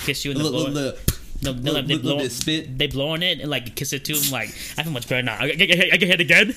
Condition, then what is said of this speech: Stuttering. It's frozen. My mouth doesn't move. It doesn't move. My tongue doesn't move. They're all stuck in place.